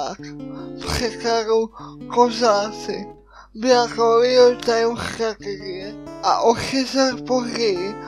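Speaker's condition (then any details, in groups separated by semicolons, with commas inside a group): Cerebral palsy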